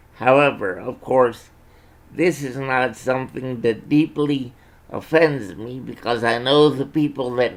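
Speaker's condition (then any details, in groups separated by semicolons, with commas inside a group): Cerebral palsy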